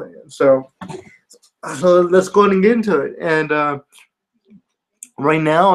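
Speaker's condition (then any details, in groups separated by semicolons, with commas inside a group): Spastic quadriplegia cerebral palsy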